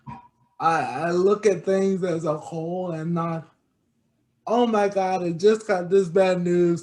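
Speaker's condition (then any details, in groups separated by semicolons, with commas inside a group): Cerebral palsy; brain damage, diagnosed in infancy, spastic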